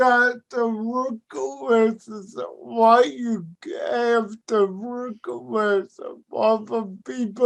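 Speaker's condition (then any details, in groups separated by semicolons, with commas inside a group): Cerebral palsy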